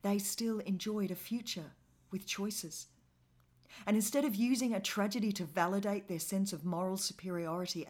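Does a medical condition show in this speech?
No.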